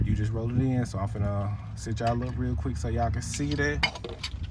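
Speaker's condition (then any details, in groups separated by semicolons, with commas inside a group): No condition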